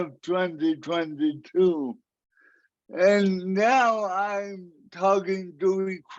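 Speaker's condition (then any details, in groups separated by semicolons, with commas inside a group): Cerebral palsy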